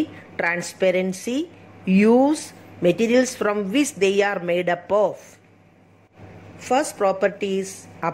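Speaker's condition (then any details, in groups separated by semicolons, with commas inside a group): No condition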